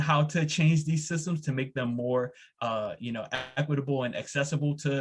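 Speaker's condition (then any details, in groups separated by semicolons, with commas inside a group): No condition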